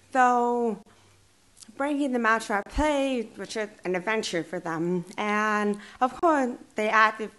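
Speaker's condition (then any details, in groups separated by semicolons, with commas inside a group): Deaf and hard of hearing; since childhood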